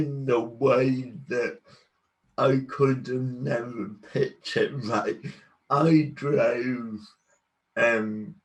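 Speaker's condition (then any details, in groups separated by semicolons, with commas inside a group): Cerebral palsy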